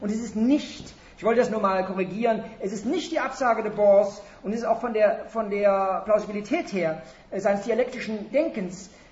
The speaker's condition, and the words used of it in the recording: No condition.